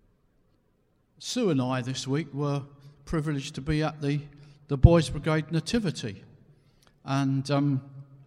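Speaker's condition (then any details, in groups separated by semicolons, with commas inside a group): No condition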